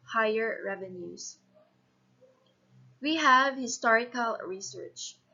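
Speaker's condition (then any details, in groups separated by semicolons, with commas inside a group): No condition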